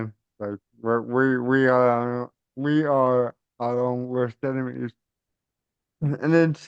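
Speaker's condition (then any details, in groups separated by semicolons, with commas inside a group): Cerebral palsy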